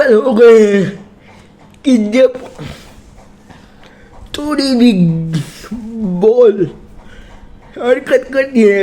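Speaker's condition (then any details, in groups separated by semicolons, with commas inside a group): Cerebral palsy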